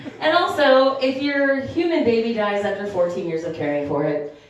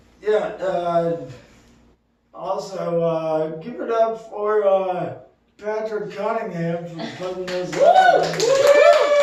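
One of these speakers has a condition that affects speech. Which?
The second: cerebral palsy; movement disorder since childhood.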